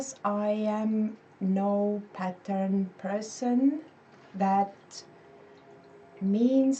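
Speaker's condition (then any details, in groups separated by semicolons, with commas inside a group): No condition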